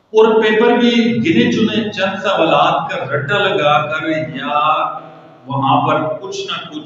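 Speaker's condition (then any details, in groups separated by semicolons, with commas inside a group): No condition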